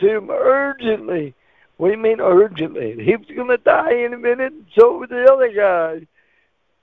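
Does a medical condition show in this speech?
Yes: cerebral palsy; wheelchair user.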